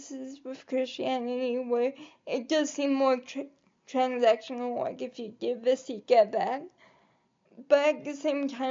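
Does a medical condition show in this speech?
Yes: cerebral palsy; able to articulate and speak.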